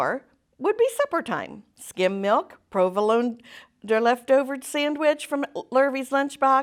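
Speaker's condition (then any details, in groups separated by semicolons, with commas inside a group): No condition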